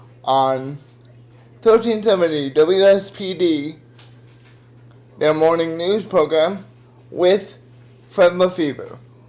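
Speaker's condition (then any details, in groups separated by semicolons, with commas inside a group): Cerebral palsy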